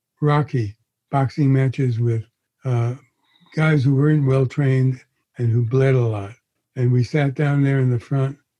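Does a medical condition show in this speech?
Yes: Parkinson's disease; onset around 81st birthday, face frozen like a mask at diagnosis, confirmed by neurologist; chief symptom torpor, sluggishness, lethargy rather than shakes, exhaustion.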